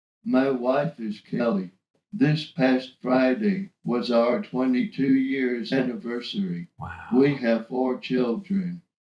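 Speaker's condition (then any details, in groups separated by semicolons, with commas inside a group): ALS (Lou Gehrig's disease), speech-generating device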